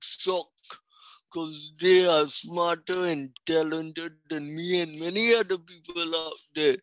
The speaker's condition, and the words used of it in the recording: Cerebral palsy. It can affect you physically or mentally, but I'm not mentally affected, only the physical, the walking and the speech and the coordination part.